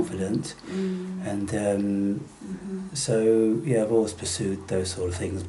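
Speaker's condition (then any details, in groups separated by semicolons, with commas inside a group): No condition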